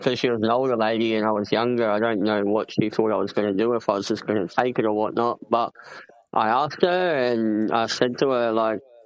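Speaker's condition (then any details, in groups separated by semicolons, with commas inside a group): Cleft palate; congenital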